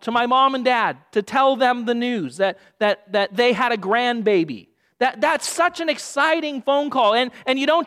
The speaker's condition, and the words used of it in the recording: No condition.